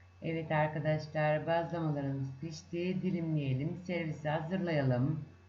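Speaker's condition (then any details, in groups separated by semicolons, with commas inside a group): No condition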